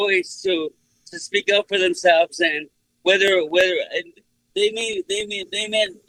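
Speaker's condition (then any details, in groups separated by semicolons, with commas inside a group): Cerebral palsy; speech unaffected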